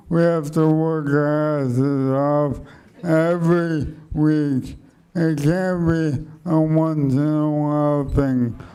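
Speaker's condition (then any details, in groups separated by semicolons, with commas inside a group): Motor neuron degeneration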